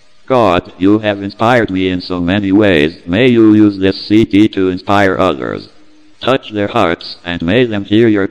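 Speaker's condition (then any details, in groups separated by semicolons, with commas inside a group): Cerebral palsy, speech-generating device; brain injury at birth from lack of oxygen, cannot walk, uses wheelchair; speech impediment, own speech hard to understand, uses speech synthesizers, deck talk programmed to sing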